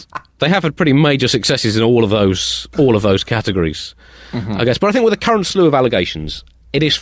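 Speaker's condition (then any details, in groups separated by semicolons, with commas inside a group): No condition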